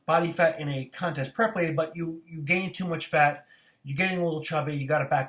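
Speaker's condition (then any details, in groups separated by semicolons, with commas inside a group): No condition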